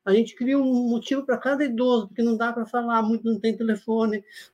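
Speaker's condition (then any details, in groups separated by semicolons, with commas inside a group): Parkinson's disease; symptoms come on at uncontrollable times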